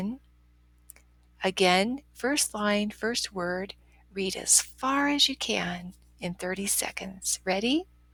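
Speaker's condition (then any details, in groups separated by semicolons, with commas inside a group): No condition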